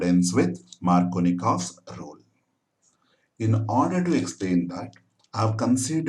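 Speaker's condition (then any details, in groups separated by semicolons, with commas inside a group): No condition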